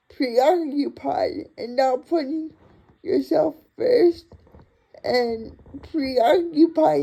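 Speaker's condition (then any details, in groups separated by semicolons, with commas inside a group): Cerebral palsy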